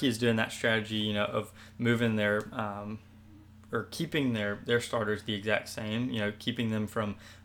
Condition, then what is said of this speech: No condition.